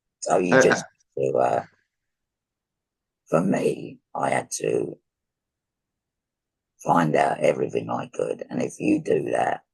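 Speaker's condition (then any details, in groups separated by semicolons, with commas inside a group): Laryngectomy for laryngeal cancer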